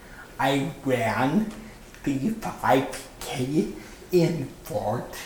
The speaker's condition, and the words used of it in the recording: Vocal cord paralysis. The vocal cord paralysis changed my speech forever.